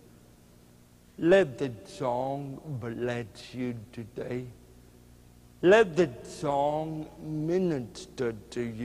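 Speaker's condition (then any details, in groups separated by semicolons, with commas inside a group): Cerebral palsy; speech hard to understand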